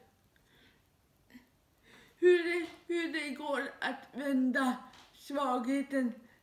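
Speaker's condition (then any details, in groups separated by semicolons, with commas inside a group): Dyskinetic cerebral palsy; dyskinetic form, severe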